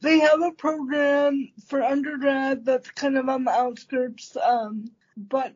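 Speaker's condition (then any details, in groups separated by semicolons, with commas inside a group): Cerebral palsy; congenital, manual wheelchair most of early life, first power wheelchair at 14, therapist and parents decided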